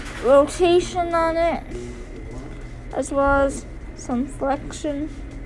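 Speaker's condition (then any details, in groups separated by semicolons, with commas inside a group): Cerebral palsy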